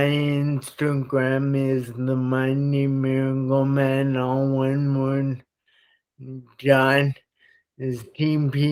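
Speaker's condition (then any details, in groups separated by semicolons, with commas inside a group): Traumatic brain injury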